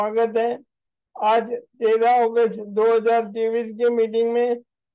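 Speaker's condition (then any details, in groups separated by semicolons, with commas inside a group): Motor neurone disease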